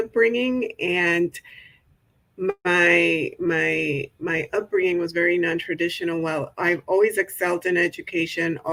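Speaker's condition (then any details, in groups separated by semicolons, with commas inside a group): No condition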